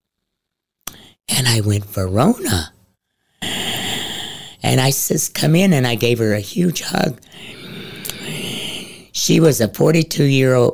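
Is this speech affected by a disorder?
Yes: head and neck cancer, stage 4, into voice box; voice a little scratchy, never needed shots to swallow during chemotherapy.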